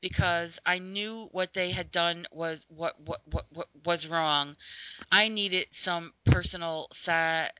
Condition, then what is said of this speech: Stuttering. Stuttering comes out, it comes out. That's part of me.